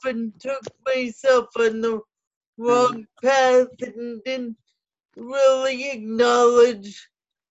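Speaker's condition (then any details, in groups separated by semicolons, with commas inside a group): Cerebral palsy; cerebral palsy since childhood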